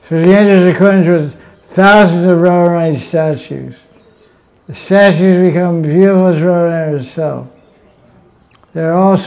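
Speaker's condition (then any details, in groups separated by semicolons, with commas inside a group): Deafness; relies on audience feedback for volume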